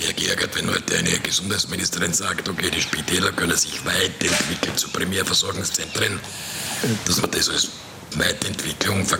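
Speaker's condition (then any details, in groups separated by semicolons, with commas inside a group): Laryngectomy with voice prosthesis, total laryngectomy, voice prosthesis; benign throat growths since 2018 harming voice, breath, laryngectomy at tenth operation by Professor Dietz, Leipzig; 2.5 months speech pause then intensive training, breathing freer, can exercise again; esophageal prosthesis voice, not electronic, finger occlusion of prosthesis, unassisted from September, easier than before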